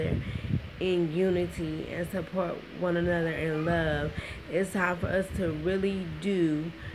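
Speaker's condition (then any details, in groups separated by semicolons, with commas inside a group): Cerebral palsy, spastic; now talking and breathing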